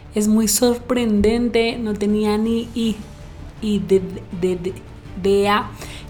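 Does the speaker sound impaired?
Yes: stuttering; since childhood, hidden in school by staying silent, emo phase as mask for frustration; speaks openly in public as a person who stutters, hosts podcast; here repeated sounds, prolonged sounds.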